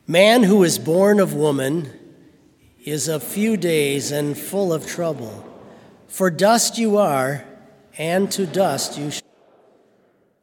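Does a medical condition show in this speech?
No.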